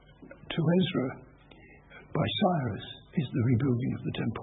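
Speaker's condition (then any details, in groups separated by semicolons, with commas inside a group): No condition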